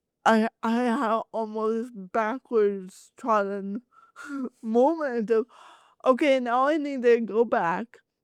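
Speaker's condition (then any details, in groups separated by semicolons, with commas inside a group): Cerebral palsy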